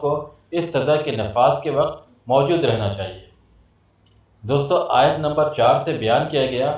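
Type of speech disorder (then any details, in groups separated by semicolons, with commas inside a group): None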